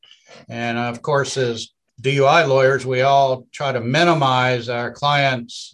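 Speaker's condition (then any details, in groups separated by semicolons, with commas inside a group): No condition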